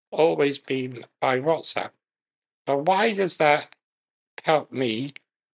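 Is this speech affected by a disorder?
Yes: muscular dystrophy; very slowly progressive muscular dystrophy, severe physical disability, relies on voice control of devices; can just about speak, effortful enunciation, limited breath, uses fewest words to conserve breath.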